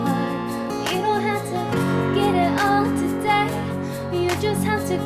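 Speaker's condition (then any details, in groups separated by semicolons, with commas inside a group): No condition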